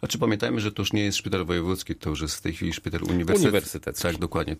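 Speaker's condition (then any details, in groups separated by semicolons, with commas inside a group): No condition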